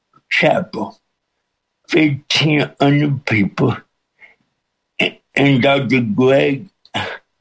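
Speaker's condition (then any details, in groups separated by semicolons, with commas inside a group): Cerebral palsy with speech impediment; congenital cerebral palsy; speech impediment since birth, hard to understand at first, pastor John Hayes feared nobody could understand, listeners adjust within minutes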